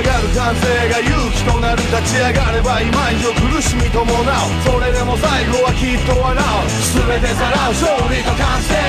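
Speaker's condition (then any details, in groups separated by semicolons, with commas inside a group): No condition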